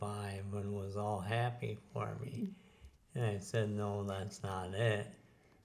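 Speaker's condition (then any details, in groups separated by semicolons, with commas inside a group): ALS; some speaking ability already lost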